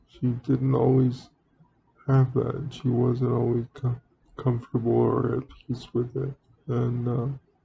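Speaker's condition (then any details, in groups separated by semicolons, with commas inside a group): Cerebral palsy; wheelchair user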